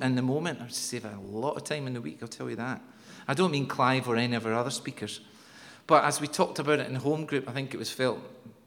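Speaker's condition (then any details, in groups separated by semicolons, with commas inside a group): No condition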